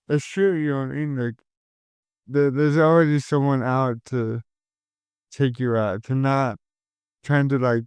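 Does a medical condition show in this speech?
Yes: cerebral palsy; caused by stroke at birth.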